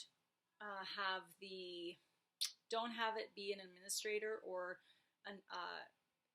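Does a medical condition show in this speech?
No.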